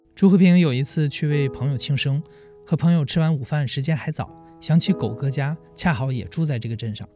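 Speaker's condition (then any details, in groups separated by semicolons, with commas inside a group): No condition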